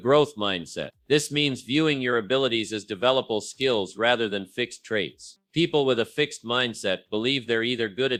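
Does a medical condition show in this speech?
No.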